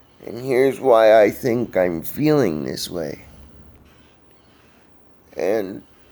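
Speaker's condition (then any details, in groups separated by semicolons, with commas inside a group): Cerebral palsy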